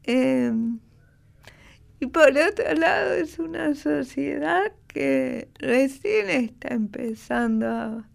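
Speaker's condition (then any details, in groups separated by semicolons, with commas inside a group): Cerebral palsy; second at 12 hours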